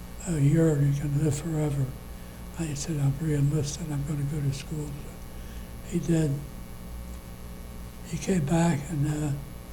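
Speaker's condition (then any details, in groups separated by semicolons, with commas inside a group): Parkinson's disease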